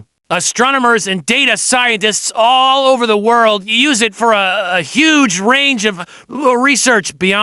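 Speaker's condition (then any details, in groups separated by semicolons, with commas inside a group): No condition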